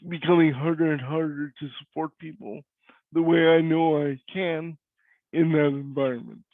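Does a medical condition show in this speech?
Yes: cerebral palsy; voice is different.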